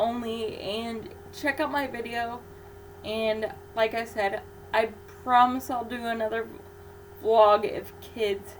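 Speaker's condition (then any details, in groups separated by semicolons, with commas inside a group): Cerebral palsy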